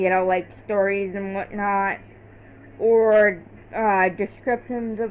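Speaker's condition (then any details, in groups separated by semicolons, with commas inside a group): Cerebral palsy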